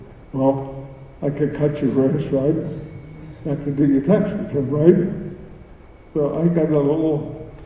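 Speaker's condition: Cerebral palsy; speech

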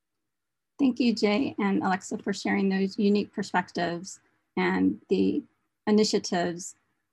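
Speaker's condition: No condition

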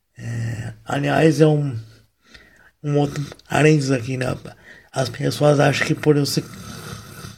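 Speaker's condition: Cerebral palsy, mild; wheelchair user, motor function affected; voice mildly affected, occasional voice breaks

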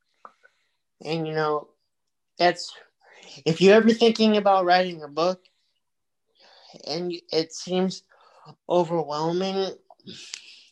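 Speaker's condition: Cerebral palsy; multiple surgeries since infancy

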